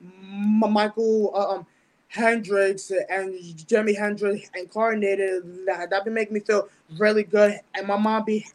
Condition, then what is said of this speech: Stuttering. I have like a low little speech impediment that I had since I was like, oh, I'm 10 years old.